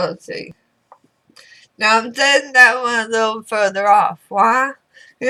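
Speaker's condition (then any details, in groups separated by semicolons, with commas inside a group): Throat cancer radiation damage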